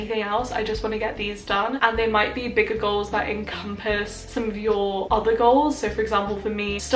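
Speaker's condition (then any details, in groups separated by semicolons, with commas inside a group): No condition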